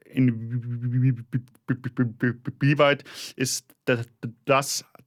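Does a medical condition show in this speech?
Yes: stuttering; choppy, repetitions, blocks, cannot coordinate speech components, body tenses during blocks, throat sometimes hurts, fluent when singing; here repeated sounds, prolonged sounds, blocks.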